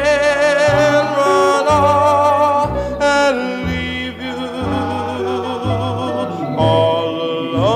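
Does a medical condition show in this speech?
No.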